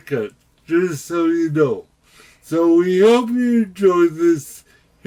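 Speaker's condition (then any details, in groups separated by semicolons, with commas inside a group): Cerebral palsy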